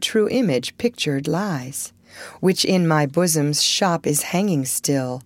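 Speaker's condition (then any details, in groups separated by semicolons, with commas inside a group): No condition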